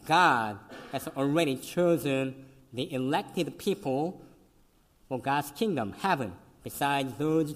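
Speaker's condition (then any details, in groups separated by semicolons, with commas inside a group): Cleft lip and palate; congenital, severe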